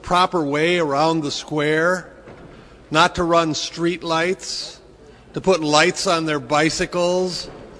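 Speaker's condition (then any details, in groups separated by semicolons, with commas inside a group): No condition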